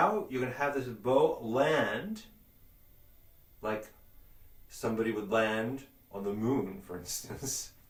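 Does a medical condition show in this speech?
No.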